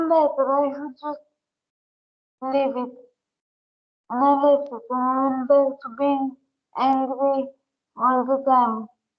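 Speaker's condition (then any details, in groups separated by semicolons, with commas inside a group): Brain injury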